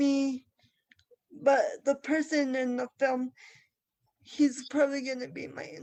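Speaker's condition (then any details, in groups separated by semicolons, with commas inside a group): Cerebral palsy; trunk control difficulty, ongoing physical therapy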